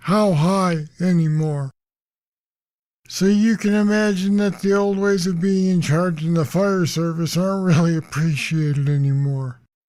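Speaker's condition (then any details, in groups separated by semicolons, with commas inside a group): Parkinson's disease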